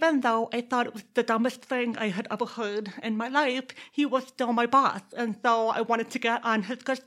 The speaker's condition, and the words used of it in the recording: Deafness. When you are deaf and you're born in Texas, you put those two together and this is what comes out.